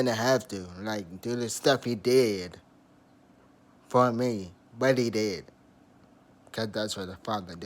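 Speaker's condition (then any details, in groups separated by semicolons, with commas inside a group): Traumatic brain injury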